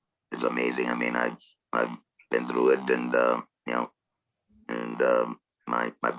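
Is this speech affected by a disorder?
Yes: laryngectomy, oesophageal; esophageal speech when without usual speech device.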